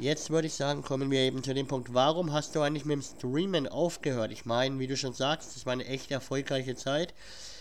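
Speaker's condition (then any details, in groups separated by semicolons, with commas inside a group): Cleft palate; has a cold at recording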